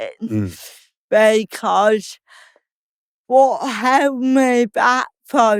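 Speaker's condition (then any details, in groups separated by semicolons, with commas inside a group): Cerebral palsy; slow speech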